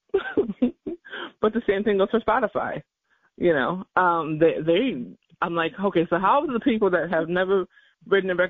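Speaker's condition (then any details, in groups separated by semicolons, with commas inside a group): No condition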